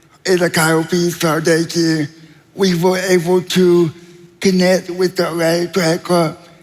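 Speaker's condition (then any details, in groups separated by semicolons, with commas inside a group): Cerebral palsy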